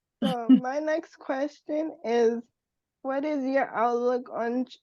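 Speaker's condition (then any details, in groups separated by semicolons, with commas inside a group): Cerebral palsy; wheelchair user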